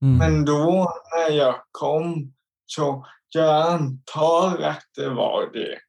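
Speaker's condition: Cerebral palsy; motor skills and balance affected

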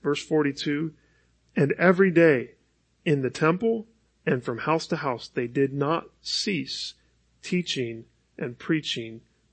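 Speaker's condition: No condition

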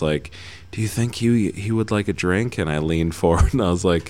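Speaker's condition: No condition

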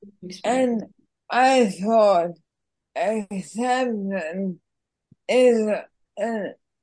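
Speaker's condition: Worsening speech; speech worsening over past 2 to 3 months; speech aggravated, symptoms feel dense, host repeats her words back for listeners

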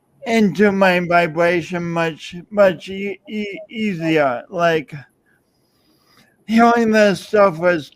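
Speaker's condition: Speech impediment; since birth, oxygen loss at birth, born a few weeks early, oxygen supply from mother kinked, emergency room; slow speech, audible impediment, listeners need a few extra seconds to process

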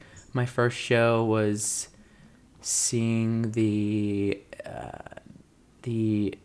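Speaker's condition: Stuttering; no longer uses fluency techniques, stutters openly including in acting; fluent when singing, formerly word switching and circumlocution, hiding caused tension and struggle; repeated words, prolonged sounds, blocks

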